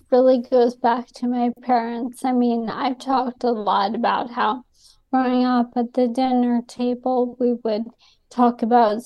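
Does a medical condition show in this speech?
Yes: ALS; diagnosed within about past year, on the one approved ALS medication since diagnosis, symptom-directed treatments.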